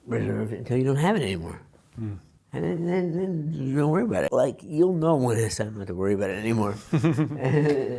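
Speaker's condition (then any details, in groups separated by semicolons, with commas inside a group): Parkinson's disease; onset involuntary pinky movement; quiet speech, listeners lean in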